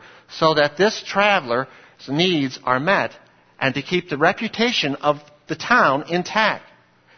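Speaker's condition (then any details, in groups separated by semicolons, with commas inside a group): No condition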